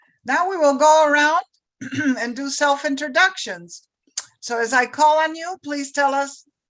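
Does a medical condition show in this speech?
No.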